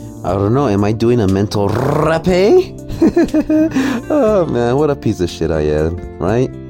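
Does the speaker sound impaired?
No.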